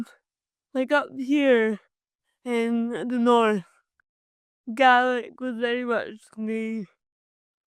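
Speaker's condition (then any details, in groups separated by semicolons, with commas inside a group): Cerebral palsy; from birth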